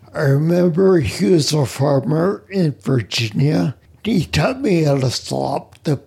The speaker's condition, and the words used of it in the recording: Ataxia. Rare disease known as spinocerebellar ataxia, which is a neuromuscular disease that's left me mobility challenged, as well as with a speech impediment